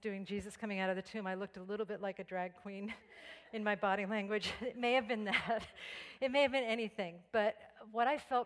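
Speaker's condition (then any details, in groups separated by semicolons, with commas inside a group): No condition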